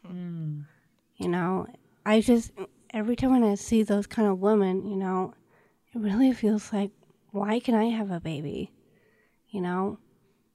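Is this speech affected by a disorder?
Yes: Down syndrome; known since infancy.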